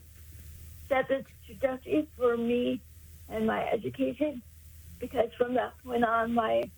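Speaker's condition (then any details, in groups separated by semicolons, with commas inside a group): Cerebral palsy; congenital, caused by lack of oxygen to brain at birth, born about 3 months early, daily physical therapy in school; 56 years since onset, uses power wheelchair, needs assistance with most daily activities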